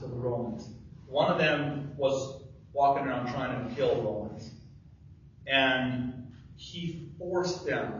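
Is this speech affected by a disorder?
No.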